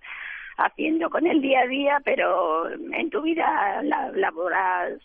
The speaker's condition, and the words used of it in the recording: Spasmodic dysphonia. Ahora mismo estoy filtrada, lo que pasa es que tengo también una cosa como lo aire acondicionado, como una faringitis o algo así, pero cuando